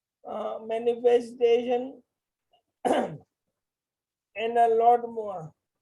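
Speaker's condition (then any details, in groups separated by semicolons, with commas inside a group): Motor neurone disease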